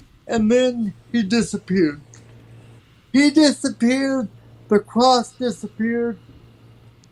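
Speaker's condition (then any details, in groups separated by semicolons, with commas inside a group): Cerebral palsy; from birth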